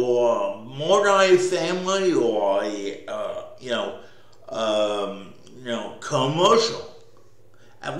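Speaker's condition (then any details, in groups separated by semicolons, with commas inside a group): Cerebral palsy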